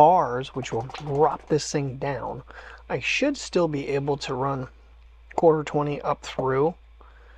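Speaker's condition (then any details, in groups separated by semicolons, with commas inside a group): No condition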